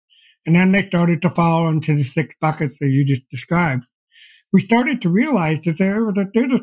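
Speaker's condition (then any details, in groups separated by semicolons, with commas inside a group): Deafblindness; progressive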